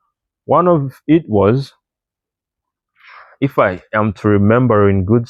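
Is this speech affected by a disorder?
No.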